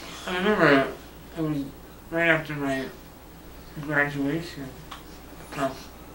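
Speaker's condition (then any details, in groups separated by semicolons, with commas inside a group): Duchenne muscular dystrophy; genetic, progressive muscle degeneration and weakness; uses cough assist machine for secretions; breathing difficulty, many lung secretions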